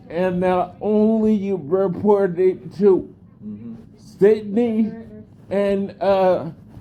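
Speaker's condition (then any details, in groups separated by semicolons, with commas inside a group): Cerebellar degeneration and ataxia; slow speech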